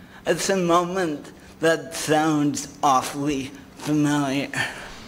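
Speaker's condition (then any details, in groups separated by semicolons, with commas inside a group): Cerebral palsy; heel cord surgery suggested; not progressive, diagnosed at 12; some sounds jumbled, speech therapy for tongue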